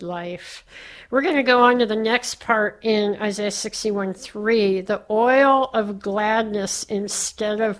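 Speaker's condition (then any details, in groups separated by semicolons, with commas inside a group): Cleft palate; speech impediment while growing up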